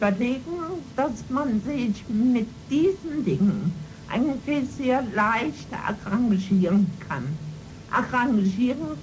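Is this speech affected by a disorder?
Yes: cerebral palsy; congenital cerebral movement disorder, spasticity and ataxia predominant, brain damage since birth; disability possibly audible in speech.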